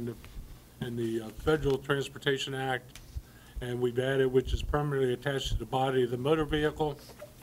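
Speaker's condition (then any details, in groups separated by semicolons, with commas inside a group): No condition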